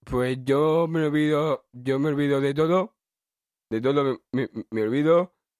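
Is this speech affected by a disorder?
Yes: Down syndrome; 21 years old, born in cáceres.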